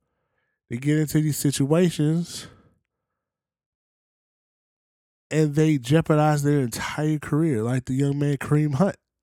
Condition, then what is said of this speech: None; typical speech.